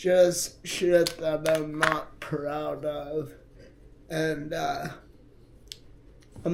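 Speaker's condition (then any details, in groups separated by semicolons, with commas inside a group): Multiple sclerosis; affects hands and left arm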